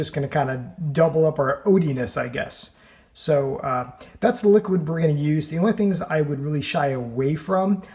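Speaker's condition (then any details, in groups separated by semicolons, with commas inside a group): No condition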